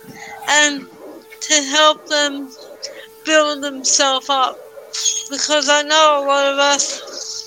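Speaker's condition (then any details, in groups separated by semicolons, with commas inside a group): Cerebral palsy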